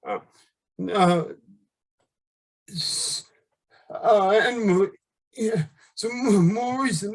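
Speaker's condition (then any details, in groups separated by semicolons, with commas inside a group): Left hemiplegia; left-sided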